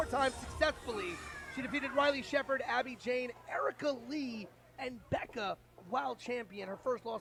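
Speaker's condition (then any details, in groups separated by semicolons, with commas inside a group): No condition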